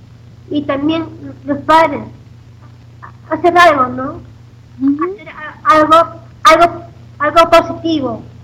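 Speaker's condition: Down syndrome; answers interview questions in full sentences

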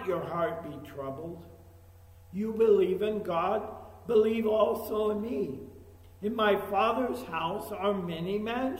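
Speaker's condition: ALS; ALS diagnosed this past spring, no cure, affects speaking, swallowing, walking; emergency room visit after aspirating breakfast, only shallow breaths, could not breathe deeply; talking sounds funny and goofy, frequent aspiration when eating

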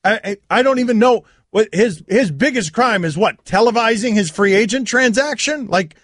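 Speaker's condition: No condition

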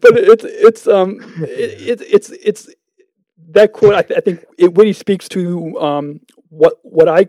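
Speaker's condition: Stuttering; repeated sounds, repeated words

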